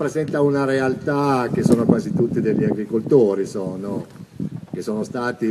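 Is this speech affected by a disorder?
No.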